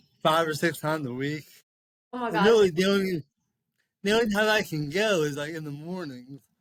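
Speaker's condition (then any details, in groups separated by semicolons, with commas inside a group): Cerebral palsy; speech affected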